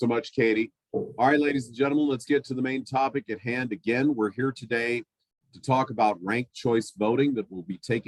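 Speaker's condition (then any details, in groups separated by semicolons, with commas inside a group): No condition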